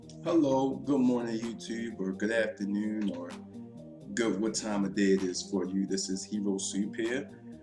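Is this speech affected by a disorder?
No.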